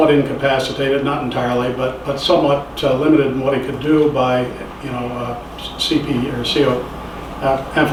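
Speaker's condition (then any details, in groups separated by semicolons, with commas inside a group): No condition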